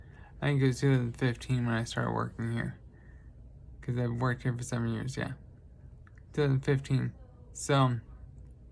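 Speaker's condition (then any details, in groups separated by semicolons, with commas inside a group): Traumatic brain injury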